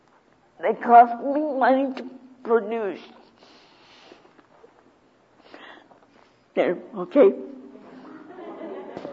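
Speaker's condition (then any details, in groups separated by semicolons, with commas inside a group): Cerebral palsy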